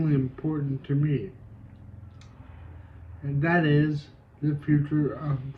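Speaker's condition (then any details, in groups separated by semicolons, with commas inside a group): Cerebral palsy; reliable voice, uses voice control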